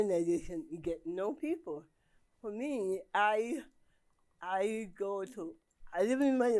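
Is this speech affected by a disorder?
Yes: cerebral palsy.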